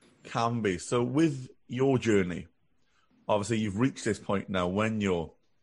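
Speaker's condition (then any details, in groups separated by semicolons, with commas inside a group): No condition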